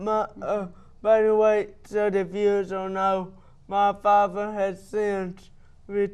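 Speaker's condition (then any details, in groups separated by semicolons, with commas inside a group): Cerebral palsy; caused by accident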